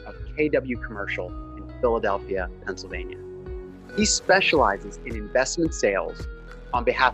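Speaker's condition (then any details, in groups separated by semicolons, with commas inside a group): No condition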